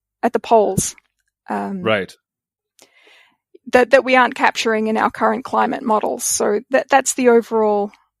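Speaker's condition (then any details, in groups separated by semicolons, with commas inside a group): No condition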